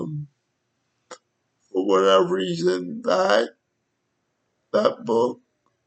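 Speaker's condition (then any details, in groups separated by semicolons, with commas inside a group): Cerebral palsy; wheelchair, needs transfer help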